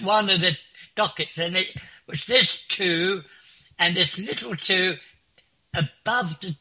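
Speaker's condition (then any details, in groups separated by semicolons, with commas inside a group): Clinically deaf; clinically deaf since school age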